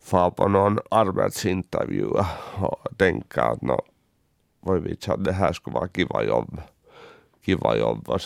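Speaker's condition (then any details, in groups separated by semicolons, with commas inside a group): Cerebral palsy; uses wheelchair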